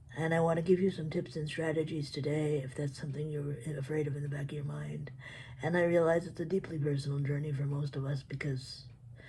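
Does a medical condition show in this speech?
Yes: cerebral palsy; predominantly physical.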